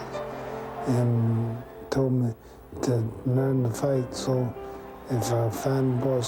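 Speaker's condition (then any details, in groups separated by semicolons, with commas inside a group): Parkinson's syndrome; sometimes slurred speech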